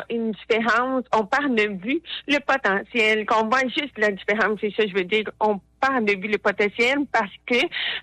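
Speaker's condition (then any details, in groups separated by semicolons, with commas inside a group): Hard of hearing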